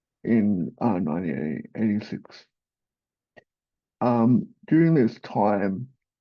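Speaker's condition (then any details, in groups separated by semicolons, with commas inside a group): Cerebral palsy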